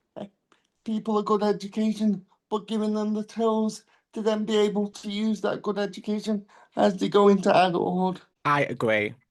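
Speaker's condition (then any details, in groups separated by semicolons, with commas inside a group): Cerebral palsy; diagnosed around 10 months old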